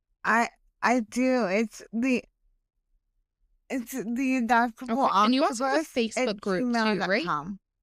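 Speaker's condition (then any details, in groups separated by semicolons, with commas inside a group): Hemiplegic cerebral palsy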